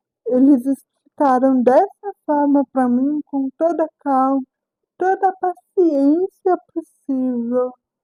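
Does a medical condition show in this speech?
Yes: cerebral palsy.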